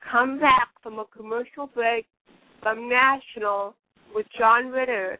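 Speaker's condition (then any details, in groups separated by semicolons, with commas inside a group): Cerebral palsy; since birth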